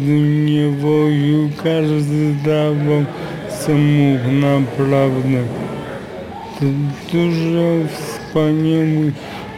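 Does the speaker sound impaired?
Yes: aphasia; acquired after accident, severe brain injury, prolonged unconsciousness, 1% survival odds, whole body paralysed after waking; age 39, right-sided weakness, walks with crutch, pool treatments at Lądek-Zdrój, earlier rehabilitation in Konstancin; no speech for about five years after regaining consciousness.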